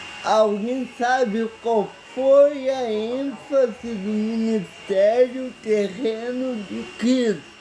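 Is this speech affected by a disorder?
Yes: paralysis.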